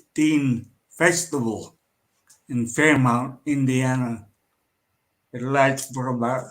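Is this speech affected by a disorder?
Yes: cerebral palsy.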